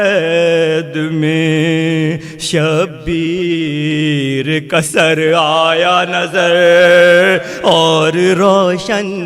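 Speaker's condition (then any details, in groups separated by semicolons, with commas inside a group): No condition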